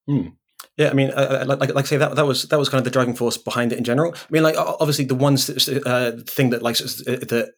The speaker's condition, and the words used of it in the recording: Stuttering. Like, in some ways, I do think that, like, starting a podcast, especially when you've got a speech impediment, is maybe not the best idea I've ever had.